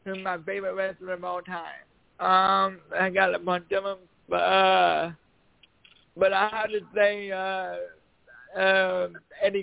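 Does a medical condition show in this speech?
Yes: cerebral palsy; past challenges speaking up, voice improved over last year, spanish speaker with limited english.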